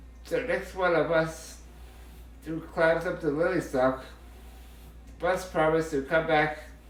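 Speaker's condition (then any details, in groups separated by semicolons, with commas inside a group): Muscular dystrophy, Duchenne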